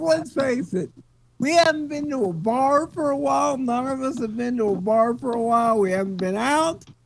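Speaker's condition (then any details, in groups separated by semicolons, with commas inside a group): Cerebral palsy; speech sounds drunk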